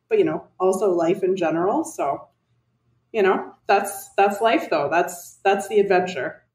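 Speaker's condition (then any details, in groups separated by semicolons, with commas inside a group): No condition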